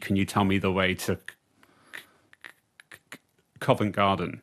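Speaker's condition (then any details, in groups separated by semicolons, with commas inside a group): Stutter, interiorized stammering; lifelong hereditary developmental stutter, mother stuttered, primarily neurological, 15 years childhood therapy, Michael Palin Centre London; childhood therapy aimed at concealing stutter, very problematic in early 30s, evening course London, exposure therapy; blocks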